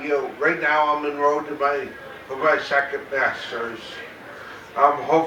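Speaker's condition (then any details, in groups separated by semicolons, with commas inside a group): Cerebral palsy, mild; mainly affects speech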